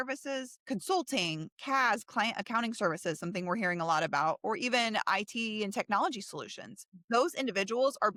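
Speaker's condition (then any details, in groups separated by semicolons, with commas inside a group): No condition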